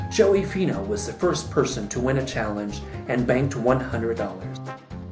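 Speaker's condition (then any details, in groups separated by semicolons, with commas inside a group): No condition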